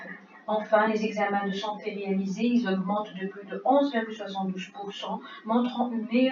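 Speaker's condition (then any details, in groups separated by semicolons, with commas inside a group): No condition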